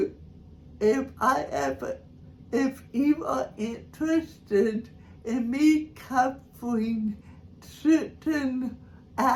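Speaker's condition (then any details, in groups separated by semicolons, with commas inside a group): Cerebral palsy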